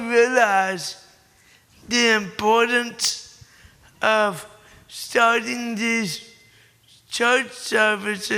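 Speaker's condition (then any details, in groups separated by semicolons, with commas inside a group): Cerebral palsy; born premature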